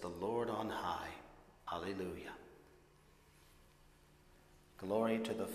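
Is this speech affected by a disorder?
No.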